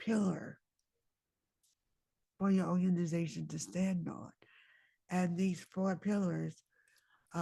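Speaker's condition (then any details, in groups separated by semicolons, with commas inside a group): Myasthenia gravis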